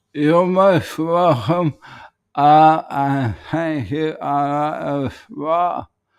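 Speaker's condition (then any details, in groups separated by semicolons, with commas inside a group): ALS; speech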